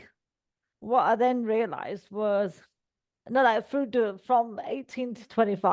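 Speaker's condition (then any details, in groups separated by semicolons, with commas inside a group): Cerebral palsy; all four limbs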